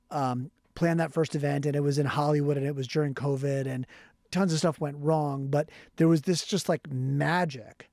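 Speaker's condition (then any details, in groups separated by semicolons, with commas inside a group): No condition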